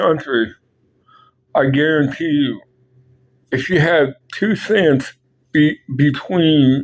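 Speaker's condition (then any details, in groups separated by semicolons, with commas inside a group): Parkinson's; speech impediment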